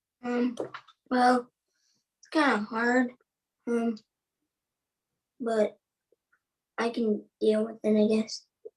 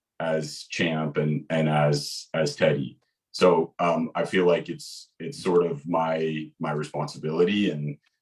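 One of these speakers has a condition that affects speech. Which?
The first: cerebral palsy; wears braces.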